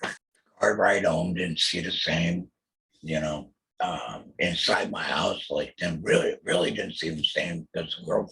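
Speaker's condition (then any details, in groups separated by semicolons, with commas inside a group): Total laryngectomy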